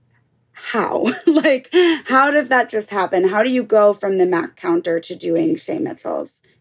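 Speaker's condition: No condition

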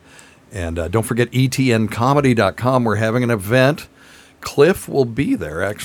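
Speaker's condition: No condition

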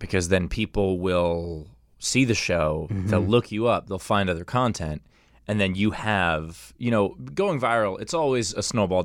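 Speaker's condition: No condition

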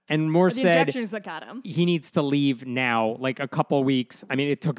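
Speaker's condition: No condition

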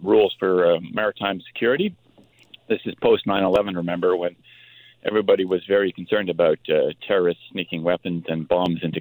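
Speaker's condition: No condition

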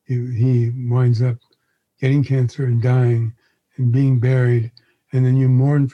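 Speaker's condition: Parkinson's disease; progressive

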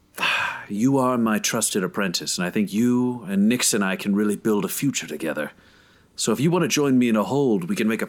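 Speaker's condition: No condition

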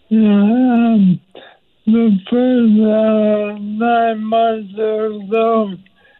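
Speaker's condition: ALS; progressive neurodegenerative disease, onset with arm weakness and tingling, rapid progression, feeding tube in stomach; no use of arms or legs, cannot walk, lost hand function, types and tweets with iGaze eye-gaze technology; recently barely able to speak, speech repeated and clarified by wife Adrienne

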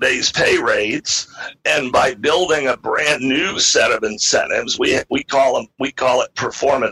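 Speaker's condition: Spasmodic dysphonia; at onset trouble speaking

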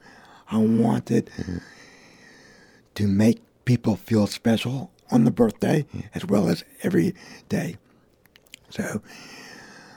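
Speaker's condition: Vocal cord damage; speech and language returned

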